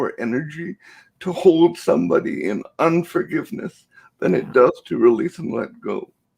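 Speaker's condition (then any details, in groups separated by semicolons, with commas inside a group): Cerebral palsy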